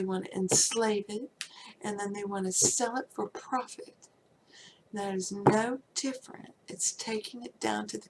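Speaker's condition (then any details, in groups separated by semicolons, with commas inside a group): No condition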